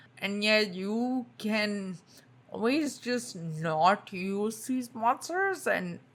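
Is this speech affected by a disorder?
Yes: spinocerebellar ataxia type 2, SCA2; tongue.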